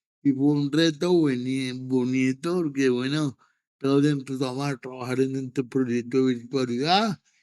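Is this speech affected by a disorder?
Yes: cerebral palsy.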